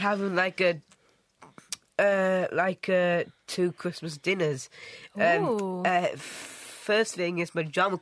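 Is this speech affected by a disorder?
Yes: Down syndrome; child.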